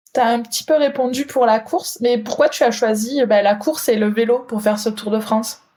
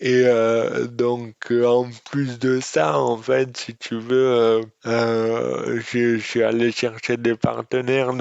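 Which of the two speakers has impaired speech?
The second: dystonia; from birth, oxygen loss at delivery, affects left forearm; involuntary muscle contractions, pain, no cure; speech disorder.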